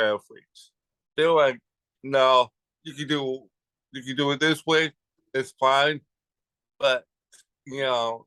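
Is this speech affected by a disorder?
Yes: cerebral palsy.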